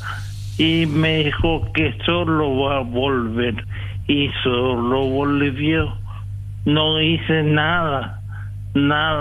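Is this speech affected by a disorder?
Yes: tracheostomy after stroke; stroke as brain bleed, 12 days in coma, initially double vision, one eye deviated; tracheostomy in place, doing exercises; speaks differently because of tracheostomy, expects to speak by november or december.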